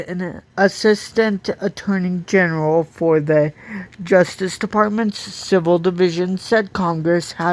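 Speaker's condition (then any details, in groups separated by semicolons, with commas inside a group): Cerebral palsy; from birth, walks with walker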